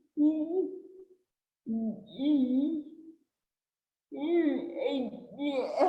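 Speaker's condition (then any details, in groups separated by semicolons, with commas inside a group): Cerebral palsy; since birth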